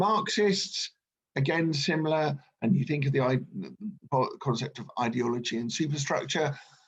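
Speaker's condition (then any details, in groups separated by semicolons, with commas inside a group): No condition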